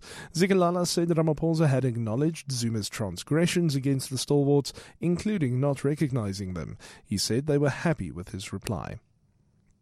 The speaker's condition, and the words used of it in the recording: None; typical speech.